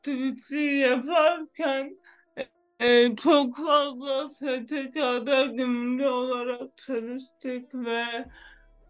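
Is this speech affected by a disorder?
Yes: cerebral palsy; some body parts act involuntarily, independent of own intention.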